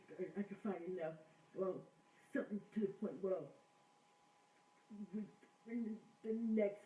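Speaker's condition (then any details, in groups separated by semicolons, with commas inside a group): Cerebral palsy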